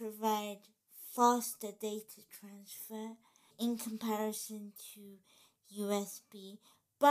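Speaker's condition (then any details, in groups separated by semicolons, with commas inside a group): Cerebral palsy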